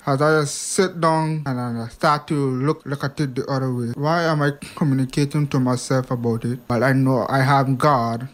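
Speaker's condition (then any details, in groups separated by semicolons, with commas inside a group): Hearing impairment; past speech impediment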